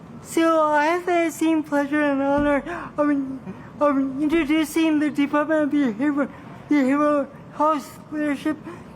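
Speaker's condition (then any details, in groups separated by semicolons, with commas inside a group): Cerebral palsy; from birth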